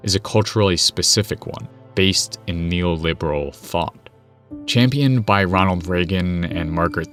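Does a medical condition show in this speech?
No.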